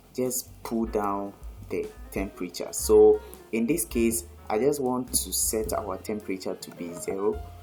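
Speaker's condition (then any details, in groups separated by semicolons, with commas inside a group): No condition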